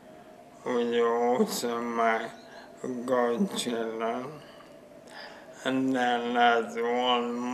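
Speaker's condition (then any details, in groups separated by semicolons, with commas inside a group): Motor neuron disease; throat and mouth weakness affecting speech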